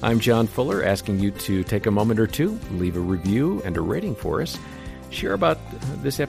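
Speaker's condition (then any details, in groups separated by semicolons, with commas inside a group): No condition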